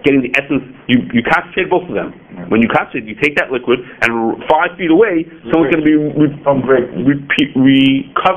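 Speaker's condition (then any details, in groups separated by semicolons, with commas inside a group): No condition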